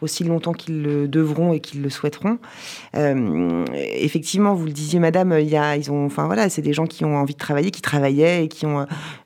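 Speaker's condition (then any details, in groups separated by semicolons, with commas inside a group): No condition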